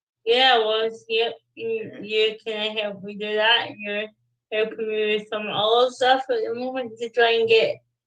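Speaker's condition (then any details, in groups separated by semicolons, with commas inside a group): Cerebral palsy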